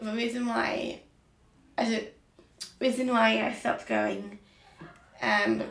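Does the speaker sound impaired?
Yes: Down syndrome; Down syndrome since birth.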